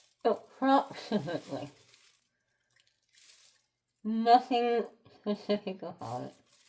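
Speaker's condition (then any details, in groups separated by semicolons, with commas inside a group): Head and neck cancer; tracheostomy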